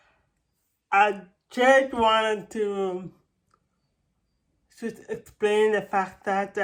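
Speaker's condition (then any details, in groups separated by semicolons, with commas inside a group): Cerebral palsy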